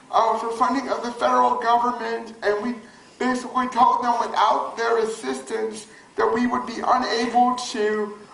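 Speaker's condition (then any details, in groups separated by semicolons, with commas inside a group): Cerebral palsy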